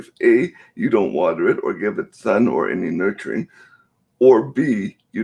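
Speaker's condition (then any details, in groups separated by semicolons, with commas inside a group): Cerebral palsy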